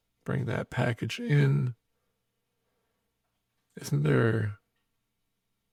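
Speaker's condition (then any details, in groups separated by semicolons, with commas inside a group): No condition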